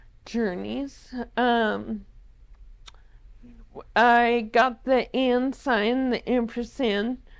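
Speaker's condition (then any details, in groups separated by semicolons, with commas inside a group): ALS; about 10 years since diagnosis, uses wheelchair, slow progression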